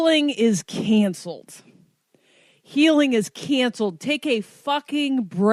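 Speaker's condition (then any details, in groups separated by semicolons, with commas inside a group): No condition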